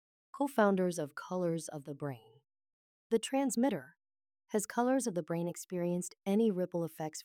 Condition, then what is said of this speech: None; typical speech.